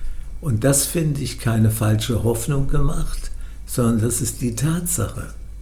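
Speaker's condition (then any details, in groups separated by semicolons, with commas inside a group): Parkinson's disease; first diagnosed by a psychiatrist, treated by professor Jens Volkmann in Würzburg; feels as if not having Parkinson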